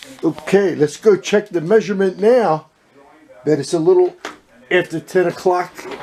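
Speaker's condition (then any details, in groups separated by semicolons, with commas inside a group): No condition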